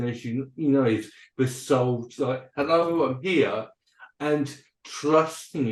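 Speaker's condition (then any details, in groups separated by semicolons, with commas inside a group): Cerebral palsy and dyspraxia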